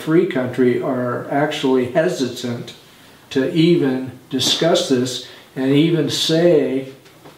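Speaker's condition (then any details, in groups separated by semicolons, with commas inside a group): No condition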